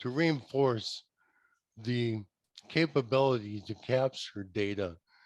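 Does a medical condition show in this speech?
Yes: ALS; limb onset; about four years since diagnosis, investigational therapy, earlier clinical trial.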